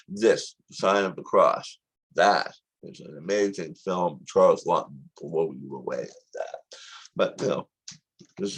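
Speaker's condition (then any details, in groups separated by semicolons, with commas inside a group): Tongue cancer surgery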